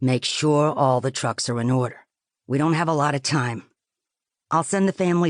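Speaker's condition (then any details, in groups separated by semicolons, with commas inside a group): No condition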